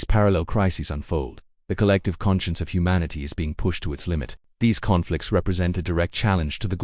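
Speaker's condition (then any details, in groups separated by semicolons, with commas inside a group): No condition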